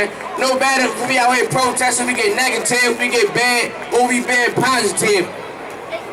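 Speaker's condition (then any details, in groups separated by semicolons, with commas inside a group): No condition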